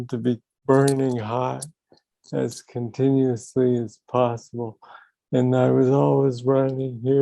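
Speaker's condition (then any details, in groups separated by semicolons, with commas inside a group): Young onset Parkinson's disease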